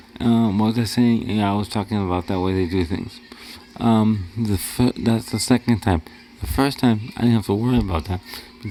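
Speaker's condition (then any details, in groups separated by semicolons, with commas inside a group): Cerebral palsy; wheelchair user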